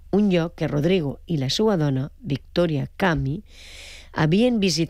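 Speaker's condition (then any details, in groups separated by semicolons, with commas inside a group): No condition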